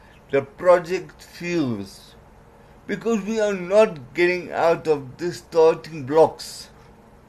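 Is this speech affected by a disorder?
Yes: cerebral palsy; some words unclear, certain letters flat, trouble formulating words, worse when mouth tires.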